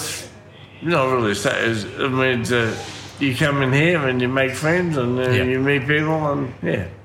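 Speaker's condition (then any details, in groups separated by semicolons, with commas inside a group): Ataxia from brain damage, cerebellar; physio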